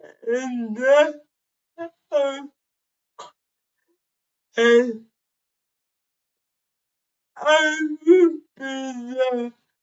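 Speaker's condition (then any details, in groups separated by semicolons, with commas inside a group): Cerebral palsy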